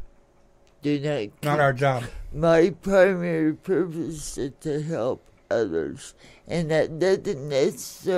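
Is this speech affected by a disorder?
Yes: cerebral palsy; speech affected.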